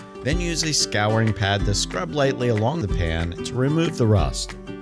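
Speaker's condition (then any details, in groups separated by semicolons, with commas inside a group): No condition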